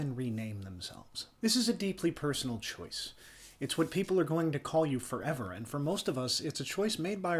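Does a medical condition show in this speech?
No.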